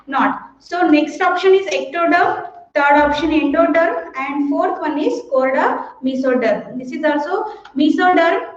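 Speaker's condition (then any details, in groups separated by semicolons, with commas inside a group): No condition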